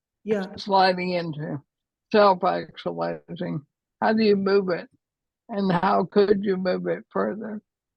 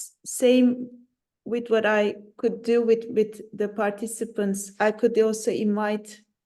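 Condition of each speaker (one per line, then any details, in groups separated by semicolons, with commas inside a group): ALS; affects hands and voice; trouble speaking, voice affected
No condition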